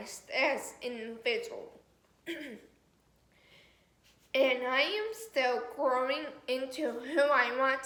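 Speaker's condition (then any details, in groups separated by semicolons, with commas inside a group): Cerebral palsy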